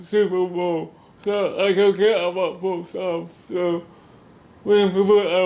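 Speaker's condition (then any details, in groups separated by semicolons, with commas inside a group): Cerebral palsy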